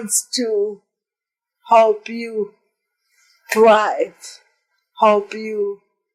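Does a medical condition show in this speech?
Yes: cerebral palsy; present from birth.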